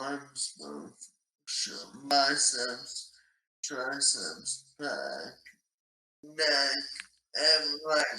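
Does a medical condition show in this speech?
Yes: ALS; swallowing and breathing changes, nasal voice since onset.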